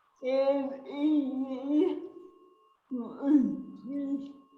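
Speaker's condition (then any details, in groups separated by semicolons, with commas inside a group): Cerebral palsy; since birth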